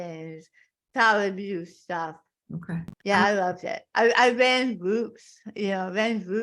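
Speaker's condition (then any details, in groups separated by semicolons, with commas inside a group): Tongue cancer; half tongue removed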